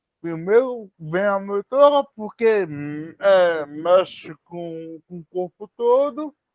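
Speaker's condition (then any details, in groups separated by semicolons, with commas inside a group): Spastic cerebral palsy; answers coursework by voice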